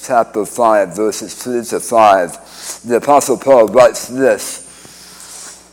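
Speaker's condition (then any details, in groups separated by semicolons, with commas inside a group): Speech impediment after cancer surgery; oral cancer 31 years ago, radiation, 2015 recurrence, two-thirds tongue removed at Hartford Hospital, forearm flap; incurable recurrent cancer in mouth floor and tongue, chemotherapy, failed immunotherapy at Dana-Farber, antibody drug; speech impediment from reconstructed tongue tied to mouth floor, no speech with tracheostomy after surgery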